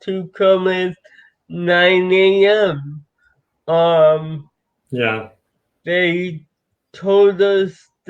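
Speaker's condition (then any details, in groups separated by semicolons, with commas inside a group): Cerebral palsy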